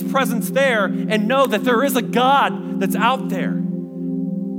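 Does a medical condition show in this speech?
No.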